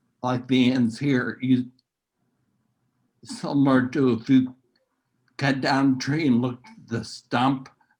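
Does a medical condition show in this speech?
Yes: neurological disease.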